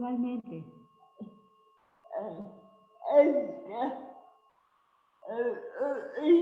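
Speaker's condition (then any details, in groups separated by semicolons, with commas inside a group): Cerebral palsy; since birth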